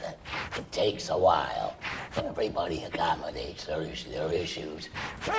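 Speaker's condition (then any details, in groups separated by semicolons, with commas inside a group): Laryngectomy for laryngeal cancer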